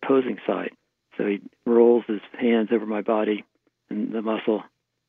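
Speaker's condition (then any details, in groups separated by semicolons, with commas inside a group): Parkinson's disease; right hand tremor at onset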